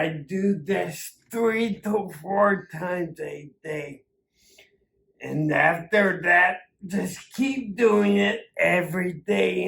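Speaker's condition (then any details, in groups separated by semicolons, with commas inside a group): Acquired ataxia; vocal problems, improved with exercises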